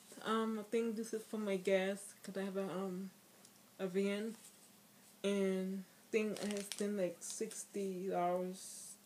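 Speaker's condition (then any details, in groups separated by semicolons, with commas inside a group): Speech impairment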